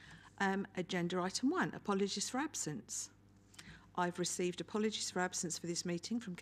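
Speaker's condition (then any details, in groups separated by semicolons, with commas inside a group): No condition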